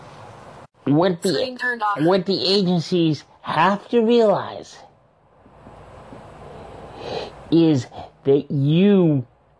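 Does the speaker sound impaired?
Yes: cerebral palsy; legal blindness.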